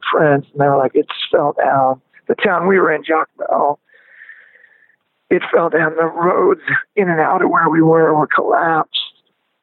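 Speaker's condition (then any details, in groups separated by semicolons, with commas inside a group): Spasmodic dysphonia; onset at peak of singing career, diagnosed 2 or 3 years after band shut down; voice lost power, grew weaker, lost control, could not hit notes, range shrank high and low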